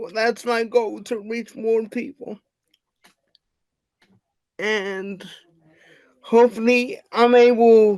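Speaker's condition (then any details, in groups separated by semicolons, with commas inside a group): Cerebral palsy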